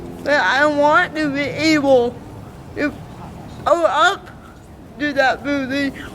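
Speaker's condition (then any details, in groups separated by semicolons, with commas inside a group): Cerebral palsy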